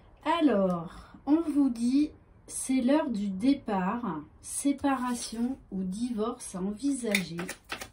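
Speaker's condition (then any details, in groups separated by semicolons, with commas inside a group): No condition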